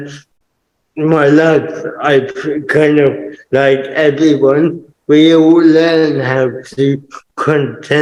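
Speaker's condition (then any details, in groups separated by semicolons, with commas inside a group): Cerebral palsy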